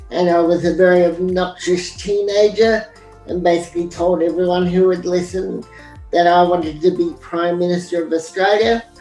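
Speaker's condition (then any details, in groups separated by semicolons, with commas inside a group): Severe cerebral palsy; severe spastic quadriplegia, both arms and legs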